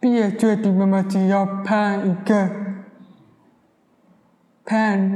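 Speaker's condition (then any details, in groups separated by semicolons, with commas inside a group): Hearing impairment; wears hearing aid, hears car horns and ambulance sirens with hearing aid; speech not very clear, others may not understand her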